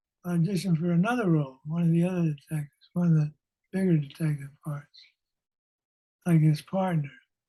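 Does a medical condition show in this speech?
Yes: Parkinson's disease.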